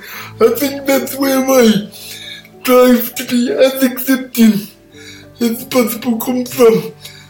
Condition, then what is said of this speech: Cerebral palsy. I find because my speech can take a while to catch on.